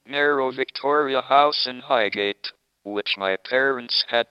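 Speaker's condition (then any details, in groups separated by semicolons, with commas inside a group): Motor neurone disease, speech-generating device; onset age 21 during Cambridge PhD, tracheostomy after pneumonia at CERN, cannot walk, wheelchair user; speaks only through computerized voice; early speech impediment, steadily worsened, voice lost after tracheostomy, earlier thumb-controlled voice box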